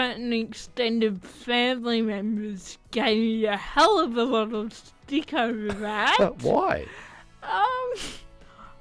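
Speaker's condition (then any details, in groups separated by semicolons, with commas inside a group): Athetoid cerebral palsy; voice slightly affected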